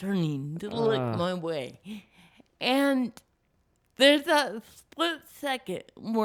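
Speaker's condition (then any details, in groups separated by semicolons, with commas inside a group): Cerebral palsy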